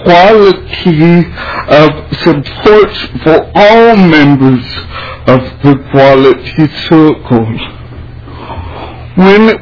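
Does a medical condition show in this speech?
Yes: cerebral palsy; visible physical disability, lives independently, drives own car.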